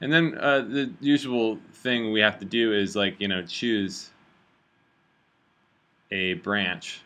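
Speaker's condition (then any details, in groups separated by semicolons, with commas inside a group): No condition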